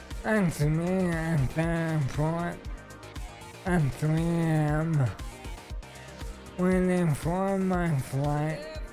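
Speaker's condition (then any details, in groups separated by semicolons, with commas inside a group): ALS; stem cell treatment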